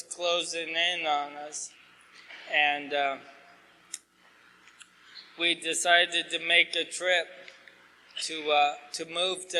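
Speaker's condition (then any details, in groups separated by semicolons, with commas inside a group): ALS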